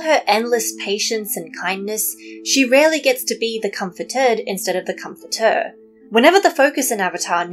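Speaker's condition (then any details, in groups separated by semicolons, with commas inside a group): No condition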